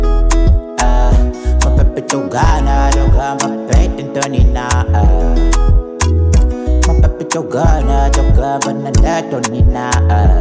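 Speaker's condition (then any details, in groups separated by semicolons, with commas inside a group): No condition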